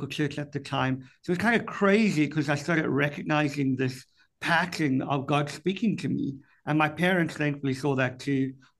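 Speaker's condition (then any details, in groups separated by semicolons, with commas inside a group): Cleft palate; speech impediment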